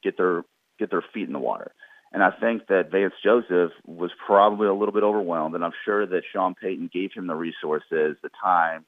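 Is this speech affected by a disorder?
No.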